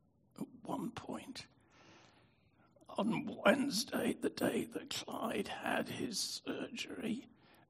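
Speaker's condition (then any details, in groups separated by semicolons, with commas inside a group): Spasmodic dystonia; affected voice, likened to Robert Kennedy Jr.'s voice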